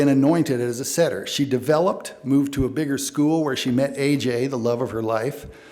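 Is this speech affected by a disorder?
No.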